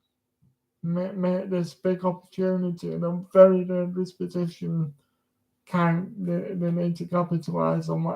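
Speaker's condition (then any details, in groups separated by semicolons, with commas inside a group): Cerebral palsy; right arm impaired, full wheelchair use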